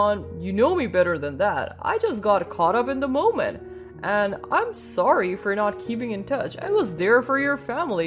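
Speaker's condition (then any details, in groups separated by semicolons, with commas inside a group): No condition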